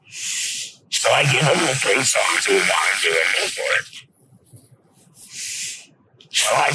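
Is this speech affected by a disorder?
Yes: laryngectomy; presses on neck daily to talk.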